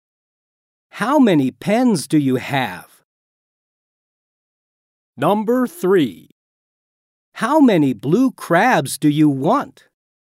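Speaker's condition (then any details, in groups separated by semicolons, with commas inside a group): No condition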